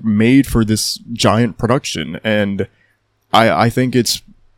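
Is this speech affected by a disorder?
No.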